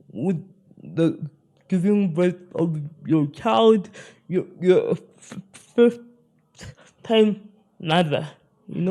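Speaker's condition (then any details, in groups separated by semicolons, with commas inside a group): Spastic cerebral palsy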